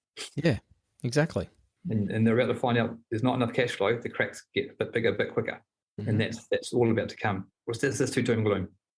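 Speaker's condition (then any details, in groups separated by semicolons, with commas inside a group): No condition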